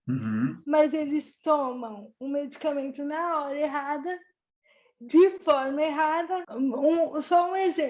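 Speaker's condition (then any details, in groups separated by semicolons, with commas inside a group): Cerebral palsy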